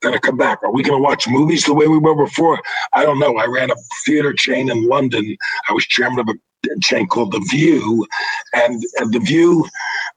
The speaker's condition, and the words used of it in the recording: Throat cancer. And he literally gave me back a voice for Bryce's bar mitzvah, and he promised me he would.